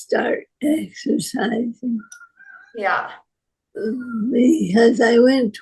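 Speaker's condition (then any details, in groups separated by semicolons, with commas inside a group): Parkinson's disease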